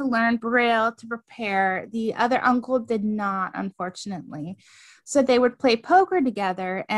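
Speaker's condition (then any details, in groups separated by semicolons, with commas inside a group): No condition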